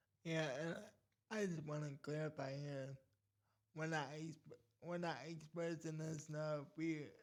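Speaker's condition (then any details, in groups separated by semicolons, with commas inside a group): Cerebral palsy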